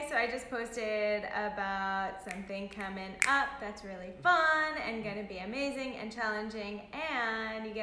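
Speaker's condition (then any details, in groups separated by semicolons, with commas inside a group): No condition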